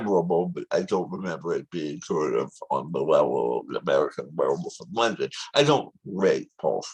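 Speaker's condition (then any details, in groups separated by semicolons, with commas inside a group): Tongue cancer surgery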